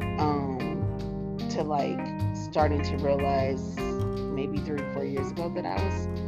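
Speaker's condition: No condition

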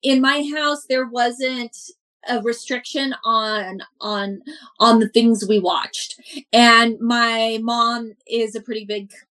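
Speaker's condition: Stuttering; stuttering since childhood, attended National Stuttering Association conferences at 18 and 35; stuttering stand-up comic, performing since age 36; stutters on own name, sound and syllable repetitions, whole-word repetitions, frequent um fillers; repeated words, prolonged sounds

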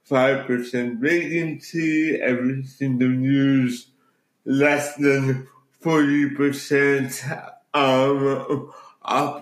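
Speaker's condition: Cerebral palsy

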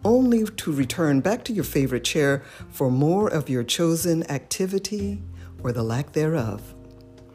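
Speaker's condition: No condition

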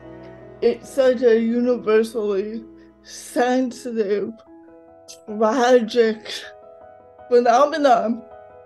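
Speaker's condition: Cerebral palsy, mild; mouth affected

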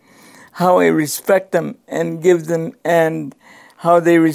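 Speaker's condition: Cerebral palsy; cerebral palsy present from birth

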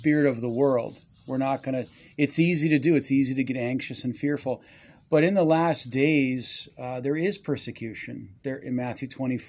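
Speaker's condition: No condition

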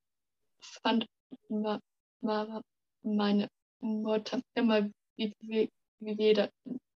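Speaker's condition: Stuttering; stuttering since kindergarten age, many logopedists and speech therapists, stuttering therapy groups with other stutterers; 18 years old, fighting stuttering less with pressure and resistance; part-word and word repetitions, we wegzulaufen; repeated sounds, blocks

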